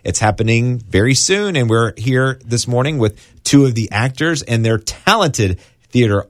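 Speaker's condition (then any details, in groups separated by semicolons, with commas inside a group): No condition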